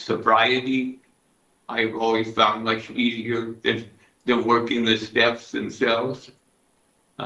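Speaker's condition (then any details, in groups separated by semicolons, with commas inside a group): Parkinson's disease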